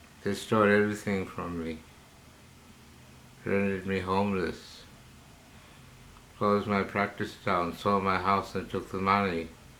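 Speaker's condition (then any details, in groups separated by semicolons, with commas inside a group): Parkinsonism; attributed to psychiatric drugs; hypersalivation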